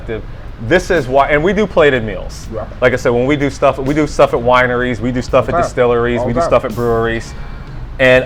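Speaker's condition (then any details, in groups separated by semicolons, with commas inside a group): No condition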